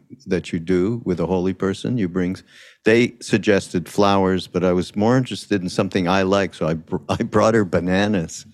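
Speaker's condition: No condition

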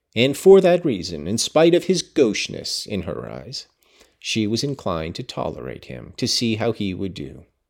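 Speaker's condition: No condition

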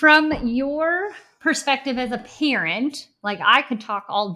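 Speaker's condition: Bilateral cleft lip and palate; born essentially without palate

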